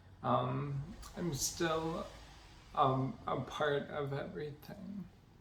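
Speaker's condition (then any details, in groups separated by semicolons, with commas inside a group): ALS; onset in legs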